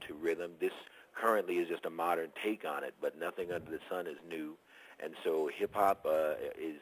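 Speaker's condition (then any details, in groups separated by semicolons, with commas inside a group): No condition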